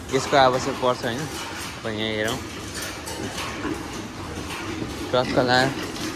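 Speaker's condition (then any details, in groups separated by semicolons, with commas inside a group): No condition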